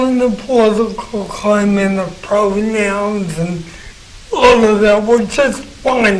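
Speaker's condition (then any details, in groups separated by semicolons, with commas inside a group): Cerebral palsy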